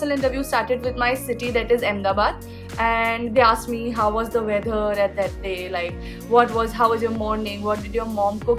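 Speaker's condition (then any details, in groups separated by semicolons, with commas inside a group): No condition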